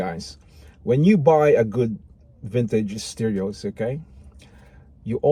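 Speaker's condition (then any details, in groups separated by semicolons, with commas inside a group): No condition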